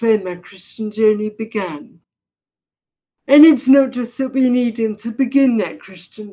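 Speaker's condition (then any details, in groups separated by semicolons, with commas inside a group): Deafness; effectively profoundly deaf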